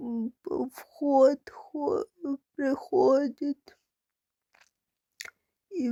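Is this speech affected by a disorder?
Yes: cerebral palsy.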